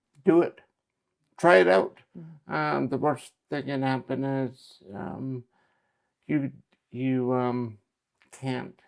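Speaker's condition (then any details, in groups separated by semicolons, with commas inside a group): Cerebral palsy; affects speech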